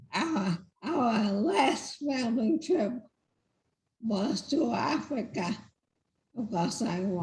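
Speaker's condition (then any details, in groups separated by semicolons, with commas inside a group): Multiple system atrophy; weakened speaking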